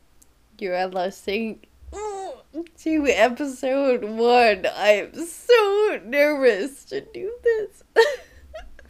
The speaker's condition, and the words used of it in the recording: Ataxia. It makes me spit when I talk or laugh.